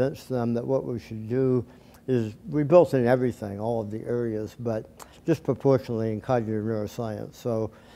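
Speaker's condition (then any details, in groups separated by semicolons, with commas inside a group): Tongue cancer surgery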